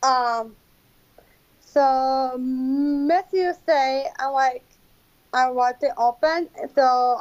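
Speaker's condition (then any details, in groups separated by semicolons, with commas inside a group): Down syndrome; from birth, diagnosed a few days before birth; adult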